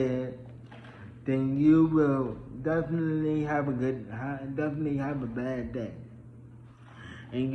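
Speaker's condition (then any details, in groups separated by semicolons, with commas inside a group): Traumatic brain injury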